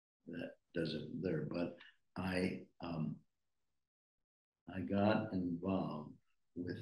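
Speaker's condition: Aphasia after stroke; initially no speech, soft voice, lacked breath and volume, practiced vanilla milkshake, speech slow but speeding

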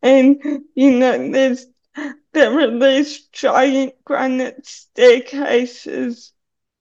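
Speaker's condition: Cerebral palsy; needs hand to hold on steep stairs

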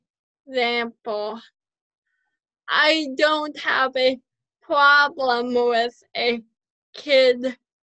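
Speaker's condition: Cerebral palsy, spastic quadriplegic, mild

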